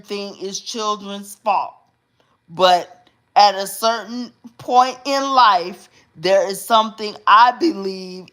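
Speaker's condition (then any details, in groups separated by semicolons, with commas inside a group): Cerebral palsy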